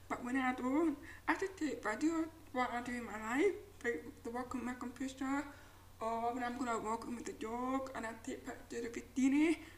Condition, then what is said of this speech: Deafness. And I would like to do, I'm really hoping I'm um, speaking clear and you can all understand me.